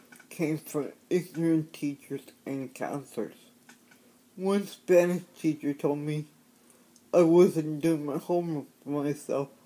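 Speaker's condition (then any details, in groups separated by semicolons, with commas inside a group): Cerebral palsy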